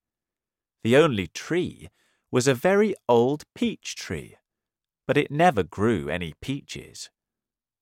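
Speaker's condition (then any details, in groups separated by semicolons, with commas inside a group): No condition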